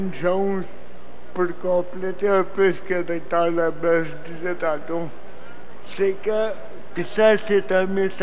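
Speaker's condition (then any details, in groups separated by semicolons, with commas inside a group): Cerebral palsy; can walk, cannot run, skate or ski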